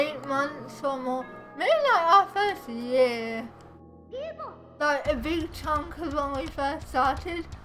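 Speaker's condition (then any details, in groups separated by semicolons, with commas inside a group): Cerebral palsy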